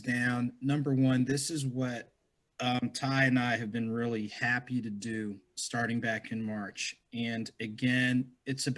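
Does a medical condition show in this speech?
No.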